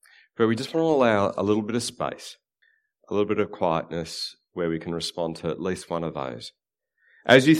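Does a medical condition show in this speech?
No.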